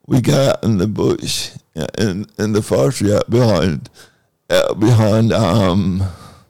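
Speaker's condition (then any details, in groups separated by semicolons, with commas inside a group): Cerebral palsy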